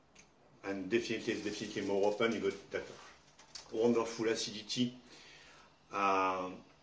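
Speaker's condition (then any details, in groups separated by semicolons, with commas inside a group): No condition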